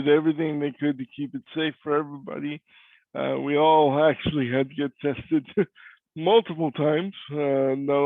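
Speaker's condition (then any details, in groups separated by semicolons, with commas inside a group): Cerebral palsy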